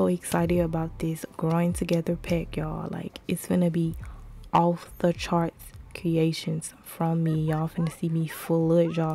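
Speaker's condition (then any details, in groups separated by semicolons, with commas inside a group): No condition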